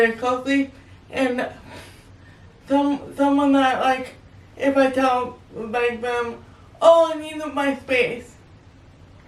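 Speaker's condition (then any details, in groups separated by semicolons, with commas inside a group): Cerebral palsy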